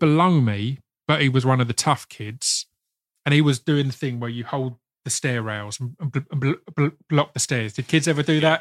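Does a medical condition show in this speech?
Yes: stutter; worsened around GCSE years, parents tried speech therapist, then hypnotist for relaxation; stammer worsened in secondary school, prohibitive in places, hypnotist aimed at less stammering, less concern; here repeated sounds, repeated words, blocks.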